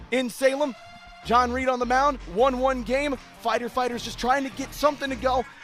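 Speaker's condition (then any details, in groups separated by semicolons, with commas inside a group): No condition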